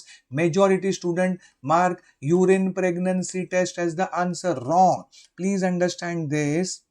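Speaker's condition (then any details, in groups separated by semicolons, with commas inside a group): No condition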